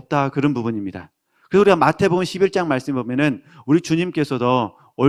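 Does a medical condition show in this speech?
No.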